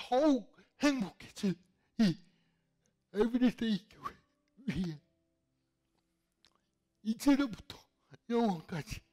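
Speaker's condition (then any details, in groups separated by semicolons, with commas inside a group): Cerebral palsy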